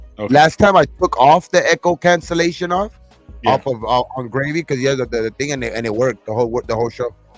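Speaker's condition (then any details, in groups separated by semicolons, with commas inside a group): No condition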